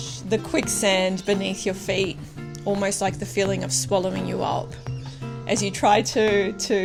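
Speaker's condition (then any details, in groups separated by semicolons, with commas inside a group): No condition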